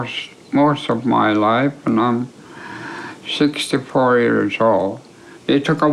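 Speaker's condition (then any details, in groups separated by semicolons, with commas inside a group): ALS; attributed to mercury poisoning; progressive, cannot cut things; affects swallowing and speech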